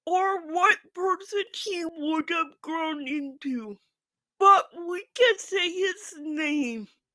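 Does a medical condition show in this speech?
Yes: physical speech impairment.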